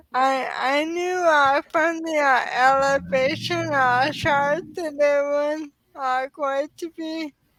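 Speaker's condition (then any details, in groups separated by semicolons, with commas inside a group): ALS; diagnosed in early 30s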